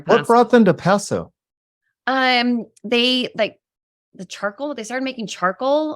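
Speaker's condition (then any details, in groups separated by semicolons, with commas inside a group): No condition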